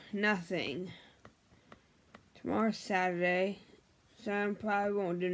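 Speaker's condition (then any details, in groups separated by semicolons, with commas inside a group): Brain injury; memory problems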